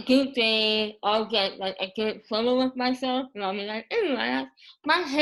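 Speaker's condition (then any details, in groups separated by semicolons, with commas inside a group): Moebius syndrome; paralyzed tongue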